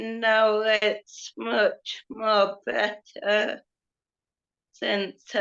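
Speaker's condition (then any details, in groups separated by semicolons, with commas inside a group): Cerebral palsy; affects speech and mobility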